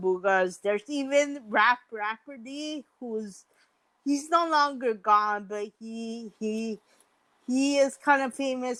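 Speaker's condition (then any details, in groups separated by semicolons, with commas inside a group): Mild cerebral palsy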